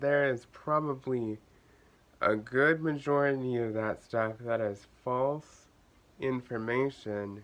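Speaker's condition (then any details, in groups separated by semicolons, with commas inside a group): Cerebral palsy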